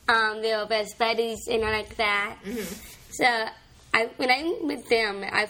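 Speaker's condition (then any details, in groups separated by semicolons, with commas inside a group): Down syndrome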